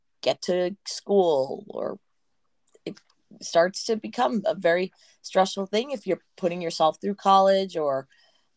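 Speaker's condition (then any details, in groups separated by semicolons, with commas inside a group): No condition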